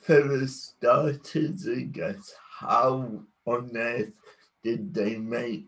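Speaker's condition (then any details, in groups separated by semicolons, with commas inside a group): Cerebral palsy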